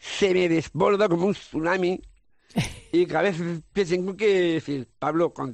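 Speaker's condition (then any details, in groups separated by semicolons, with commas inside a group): Down syndrome; congenital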